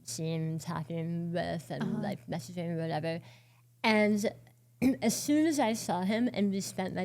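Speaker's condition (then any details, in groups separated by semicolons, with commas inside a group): Oral cancer, partial glossectomy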